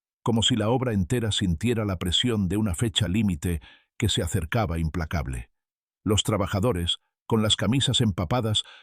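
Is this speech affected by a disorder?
No.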